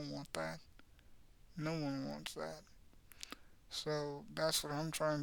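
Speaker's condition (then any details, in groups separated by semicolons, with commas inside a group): Cerebral palsy; has had speech therapy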